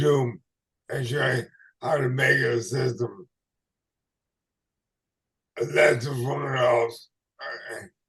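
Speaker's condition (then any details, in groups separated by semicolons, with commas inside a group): ALS/MND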